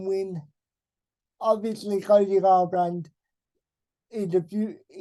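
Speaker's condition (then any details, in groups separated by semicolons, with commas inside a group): Cerebral palsy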